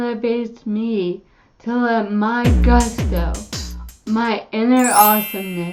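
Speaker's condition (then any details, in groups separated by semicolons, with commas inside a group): Cerebellar ataxia; caused by brain bleed, unsteady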